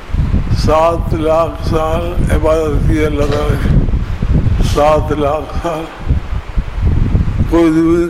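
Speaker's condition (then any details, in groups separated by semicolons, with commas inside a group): Difficulty speaking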